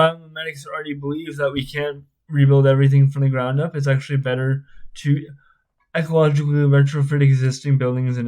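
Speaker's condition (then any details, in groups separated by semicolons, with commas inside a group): Spastic cerebral palsy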